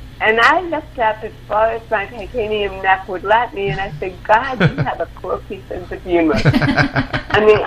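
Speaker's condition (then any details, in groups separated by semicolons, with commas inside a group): Cerebral palsy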